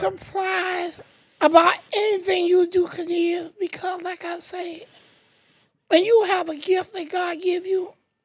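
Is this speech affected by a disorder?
Yes: ALS; shoulder subluxation with drooping arms, intubated once for high CO2, needs help with self-care; wheelchair, trach changed by ENT, Charleston VA ALS clinic quarterly with speech therapist, sometimes hard breathing.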